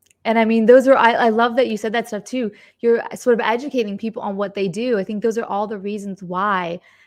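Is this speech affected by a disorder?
No.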